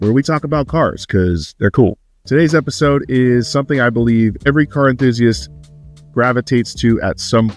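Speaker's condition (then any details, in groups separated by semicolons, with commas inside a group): No condition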